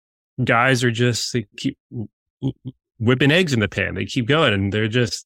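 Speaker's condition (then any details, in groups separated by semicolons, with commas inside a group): Stuttering; audible stuttering during interviews, noticed by listeners; blocks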